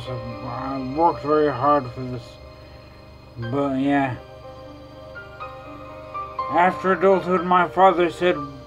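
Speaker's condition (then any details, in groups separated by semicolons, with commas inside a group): Traumatic brain injury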